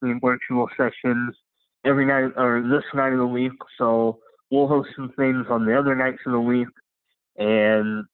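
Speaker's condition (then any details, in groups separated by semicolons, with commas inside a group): Cleft lip and palate; congenital, extreme leg deformities, many leg operations, full-time wheelchair at 13, bilateral above-knee amputation at 14; uses leg prostheses, running prostheses from Challenge Athlete Foundation grant, runner and triathlete; speech impediment, harder for new people to understand at first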